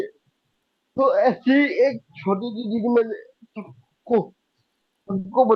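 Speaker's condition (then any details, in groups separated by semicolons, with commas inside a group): Cerebral palsy; could not speak as a child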